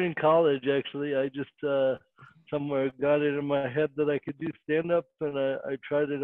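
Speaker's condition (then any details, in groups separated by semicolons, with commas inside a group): Cerebral palsy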